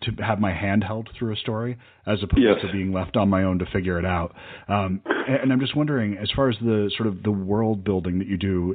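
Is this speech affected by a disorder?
No.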